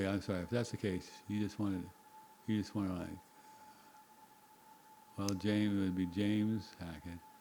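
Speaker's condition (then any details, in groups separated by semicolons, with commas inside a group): Parkinson's disease; very quiet speech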